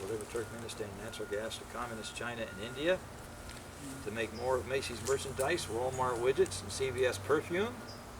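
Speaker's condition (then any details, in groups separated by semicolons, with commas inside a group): No condition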